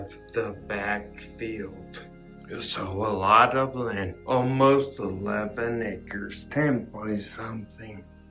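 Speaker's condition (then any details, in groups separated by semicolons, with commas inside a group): Ataxia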